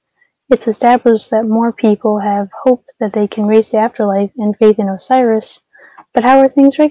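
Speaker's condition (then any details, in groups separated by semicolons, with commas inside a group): No condition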